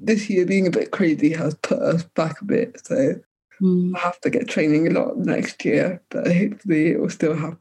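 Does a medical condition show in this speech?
Yes: cerebral palsy; cerebral palsy from birth, lack of oxygen during birth, tight tense muscles, affects arm and leg movement, physiotherapy in childhood.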